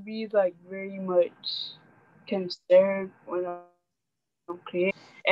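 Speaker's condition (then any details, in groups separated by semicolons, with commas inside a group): Cerebral palsy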